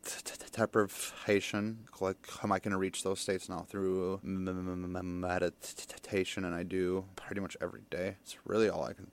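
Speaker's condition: Stutter; stutter since childhood, at least age 8, physically bullied for it; still stutters, public speaking and live energy healing sessions still hard, some days easier; no stutter when drunk from age 13, or high on stimulants after 24 hours awake; repeated sounds, prolonged sounds

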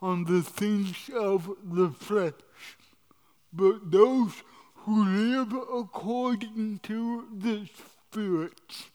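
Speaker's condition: Cerebral palsy

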